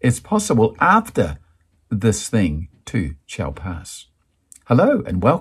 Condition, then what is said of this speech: None; typical speech.